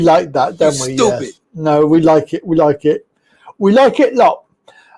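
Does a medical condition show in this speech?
Yes: cerebral palsy.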